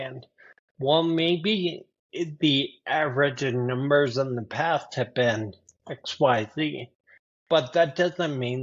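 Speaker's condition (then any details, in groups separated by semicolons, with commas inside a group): Ataxia sca15, spinocerebellar ataxia type 15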